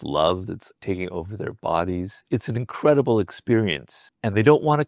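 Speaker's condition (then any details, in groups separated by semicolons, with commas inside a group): No condition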